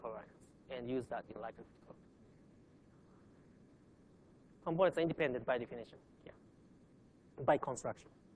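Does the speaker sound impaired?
No.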